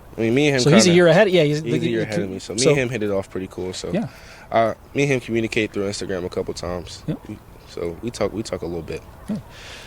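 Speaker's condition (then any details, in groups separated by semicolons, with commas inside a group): No condition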